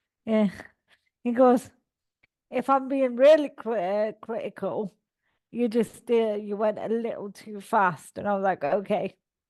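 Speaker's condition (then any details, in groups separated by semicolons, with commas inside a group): Cerebral palsy; all four limbs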